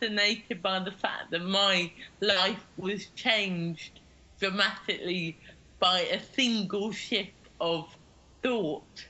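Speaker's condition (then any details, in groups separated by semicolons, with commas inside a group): Cerebral palsy; cerebral palsy since childhood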